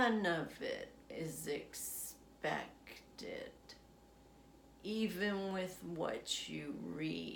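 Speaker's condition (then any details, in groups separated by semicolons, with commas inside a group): Essential tremor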